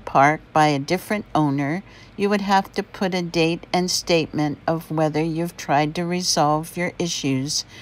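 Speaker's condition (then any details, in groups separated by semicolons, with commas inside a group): No condition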